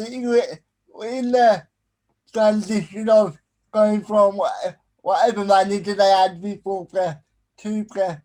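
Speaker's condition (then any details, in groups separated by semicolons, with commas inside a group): Cerebral palsy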